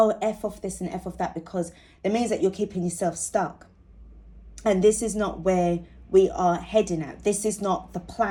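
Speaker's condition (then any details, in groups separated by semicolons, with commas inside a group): No condition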